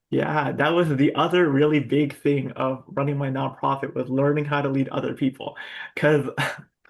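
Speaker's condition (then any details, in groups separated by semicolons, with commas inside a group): No condition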